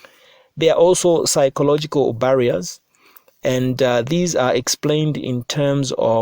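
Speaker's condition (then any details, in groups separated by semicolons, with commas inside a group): No condition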